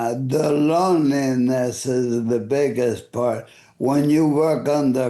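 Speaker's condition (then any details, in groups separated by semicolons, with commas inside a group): ALS; voice affected and fading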